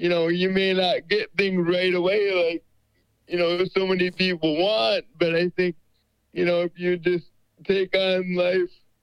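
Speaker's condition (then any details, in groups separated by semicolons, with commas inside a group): Cerebral palsy; limited wheelchair mobility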